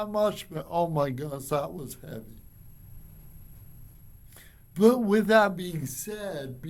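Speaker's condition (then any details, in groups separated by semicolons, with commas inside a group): Cerebral palsy; from birth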